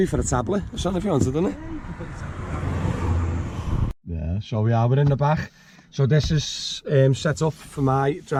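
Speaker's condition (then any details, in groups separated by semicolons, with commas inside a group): No condition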